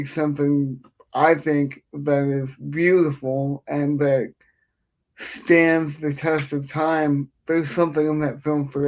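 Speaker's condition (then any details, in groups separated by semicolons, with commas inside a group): Cerebral palsy; affects speech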